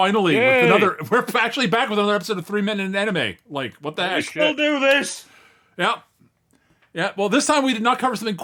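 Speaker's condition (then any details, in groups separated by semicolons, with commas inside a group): No condition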